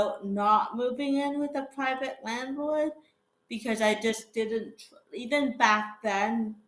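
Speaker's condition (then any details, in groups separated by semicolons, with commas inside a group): Cerebral palsy; fall risk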